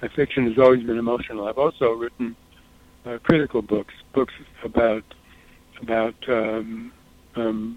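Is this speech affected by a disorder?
Yes: Parkinson's disease; frozen face first noticed by a doctor, confirmed by Parkinson specialists; throat getting closed up, losing voice.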